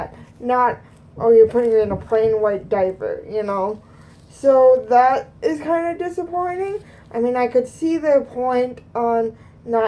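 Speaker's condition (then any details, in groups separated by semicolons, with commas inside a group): Cerebral palsy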